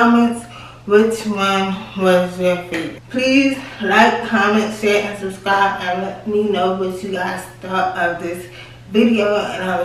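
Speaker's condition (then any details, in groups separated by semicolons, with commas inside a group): Cerebral palsy; from birth, left leg affected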